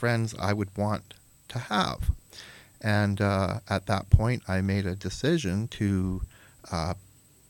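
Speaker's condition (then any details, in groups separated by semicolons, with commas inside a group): No condition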